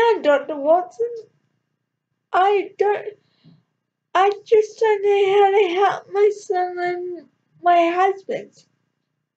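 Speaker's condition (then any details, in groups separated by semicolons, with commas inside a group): Cerebral palsy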